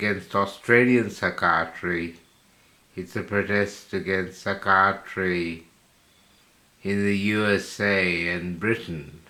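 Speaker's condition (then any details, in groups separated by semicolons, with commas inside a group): Slurred speech from poisoning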